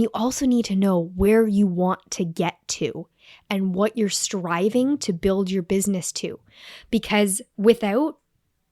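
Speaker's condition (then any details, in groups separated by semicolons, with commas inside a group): No condition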